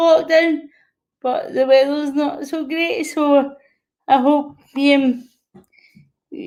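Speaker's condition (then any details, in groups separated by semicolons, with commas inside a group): Cerebral palsy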